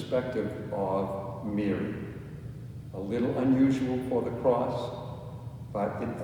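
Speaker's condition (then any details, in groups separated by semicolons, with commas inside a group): No condition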